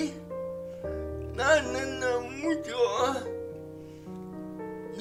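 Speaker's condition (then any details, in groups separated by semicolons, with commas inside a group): Brain lesion disability grade 1, severe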